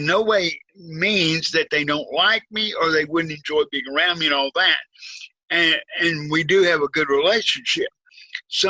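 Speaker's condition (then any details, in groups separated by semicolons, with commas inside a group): Cerebral palsy, severe; limited limb use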